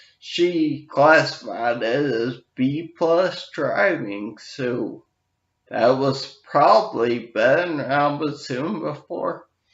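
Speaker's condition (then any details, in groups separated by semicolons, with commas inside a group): Brain injury with dysarthria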